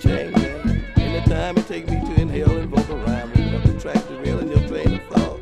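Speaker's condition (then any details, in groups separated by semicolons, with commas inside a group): No condition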